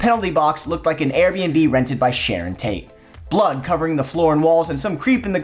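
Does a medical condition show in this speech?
No.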